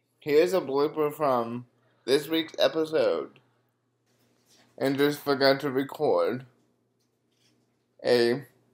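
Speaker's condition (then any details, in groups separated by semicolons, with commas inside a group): Cerebral palsy; uses a chair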